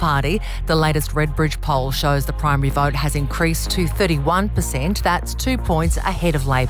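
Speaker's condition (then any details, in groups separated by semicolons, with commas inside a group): No condition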